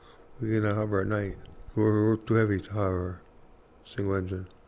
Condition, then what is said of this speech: Parkinson's disease. It affected my speech very significantly.